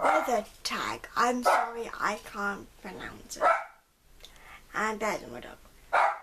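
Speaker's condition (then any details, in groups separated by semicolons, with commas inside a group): Cerebral palsy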